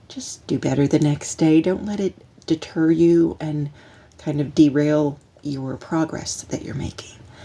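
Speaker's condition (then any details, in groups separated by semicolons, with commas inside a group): No condition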